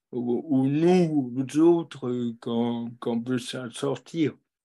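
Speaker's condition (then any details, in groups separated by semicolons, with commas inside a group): Cerebral palsy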